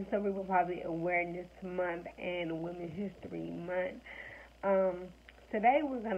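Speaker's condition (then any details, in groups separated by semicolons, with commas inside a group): Cerebral palsy, spastic; now talking and breathing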